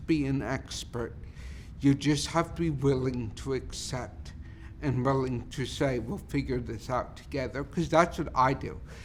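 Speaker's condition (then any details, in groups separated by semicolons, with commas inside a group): Cerebral palsy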